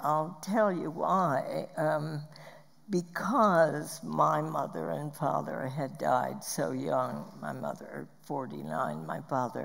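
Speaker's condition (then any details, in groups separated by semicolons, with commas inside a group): Spasmodic dysphonia; voice loss, breaks mid-sentence like tiny cough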